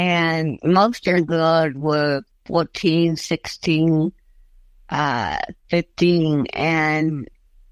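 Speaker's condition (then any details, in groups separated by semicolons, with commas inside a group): Cerebral palsy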